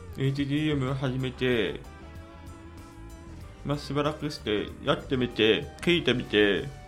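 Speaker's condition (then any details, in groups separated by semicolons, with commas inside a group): Hearing impairment, grade 2; congenital hearing impairment, lip reading, hard-of-hearing class in elementary school; after Hyper Genius method training, follows group conversation to some extent; communicates by spoken language, not sign language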